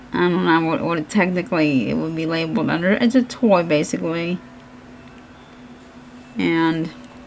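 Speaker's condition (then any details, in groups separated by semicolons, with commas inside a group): Cerebral palsy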